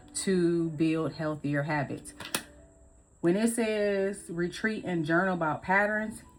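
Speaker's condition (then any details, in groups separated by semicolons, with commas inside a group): No condition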